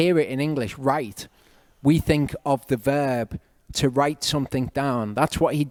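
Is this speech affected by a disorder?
No.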